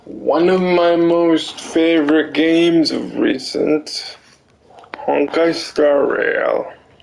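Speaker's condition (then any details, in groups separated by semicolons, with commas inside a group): Cerebral palsy; limbs affected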